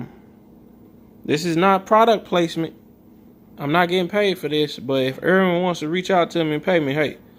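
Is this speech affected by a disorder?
No.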